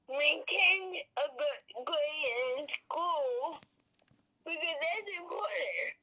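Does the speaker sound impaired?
Yes: cerebral palsy; therapy since infancy; ongoing therapy, doctor tests of progress.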